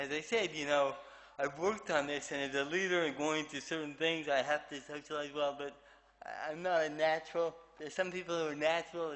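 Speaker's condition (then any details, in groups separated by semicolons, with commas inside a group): Cerebral palsy; affects movement and speech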